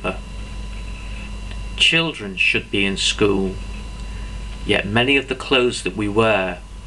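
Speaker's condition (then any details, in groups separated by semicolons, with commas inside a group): No condition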